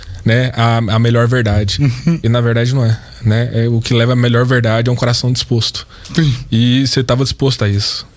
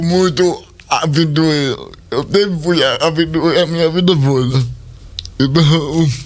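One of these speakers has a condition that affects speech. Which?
The second: cerebral palsy; present from birth; speech not normal.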